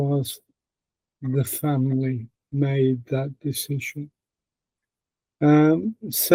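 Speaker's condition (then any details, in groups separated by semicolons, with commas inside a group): Parkinson's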